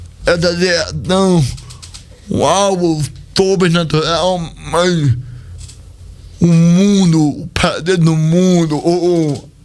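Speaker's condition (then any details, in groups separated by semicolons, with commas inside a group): Cerebral palsy; speech not normal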